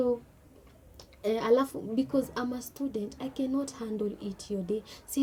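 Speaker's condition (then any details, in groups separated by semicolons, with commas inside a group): No condition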